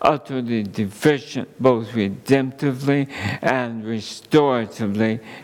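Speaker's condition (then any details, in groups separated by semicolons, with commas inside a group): ALS; under neurologist care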